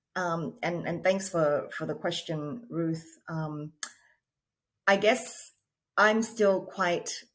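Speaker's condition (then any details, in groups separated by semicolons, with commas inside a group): No condition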